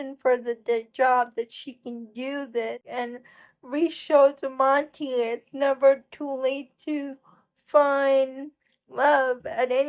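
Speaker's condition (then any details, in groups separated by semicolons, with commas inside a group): Cerebral palsy; uses wheelchair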